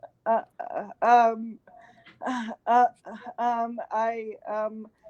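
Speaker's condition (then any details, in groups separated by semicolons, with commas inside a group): Cerebral palsy; talks too fast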